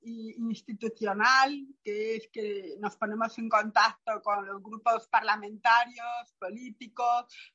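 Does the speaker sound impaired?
Yes: profound bilateral hearing loss, post-meningitis profound bilateral sensorineural hearing loss; speech surprises people given deafness, childhood speech therapy abroad, relies on lip reading and facial gestures.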